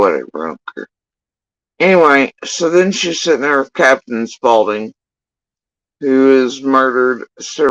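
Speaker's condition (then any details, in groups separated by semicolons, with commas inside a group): Facial paralysis after surgery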